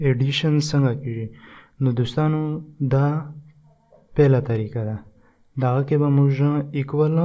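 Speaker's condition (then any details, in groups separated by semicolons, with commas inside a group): No condition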